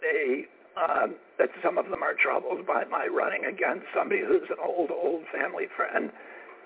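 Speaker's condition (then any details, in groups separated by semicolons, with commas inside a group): Spasmodic dysphonia; diagnosed rare voice condition, not from overusing voice box; constantly raspy voice, speech seems difficult, appears to gasp for air, sounds cut off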